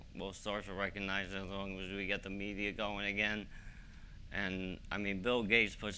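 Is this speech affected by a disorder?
Yes: ALS; young-adult onset.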